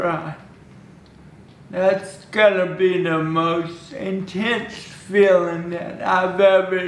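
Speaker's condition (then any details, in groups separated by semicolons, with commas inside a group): Cerebral palsy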